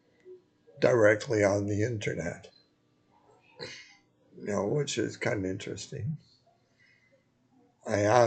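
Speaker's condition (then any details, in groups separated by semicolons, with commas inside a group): Multiple sclerosis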